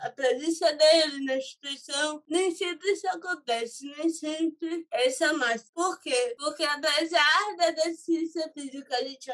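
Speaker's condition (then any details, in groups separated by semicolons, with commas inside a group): Cerebral palsy; from birth, motor sequelae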